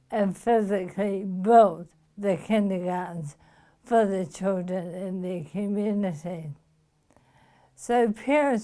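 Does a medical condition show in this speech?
Yes: motor neuron disease.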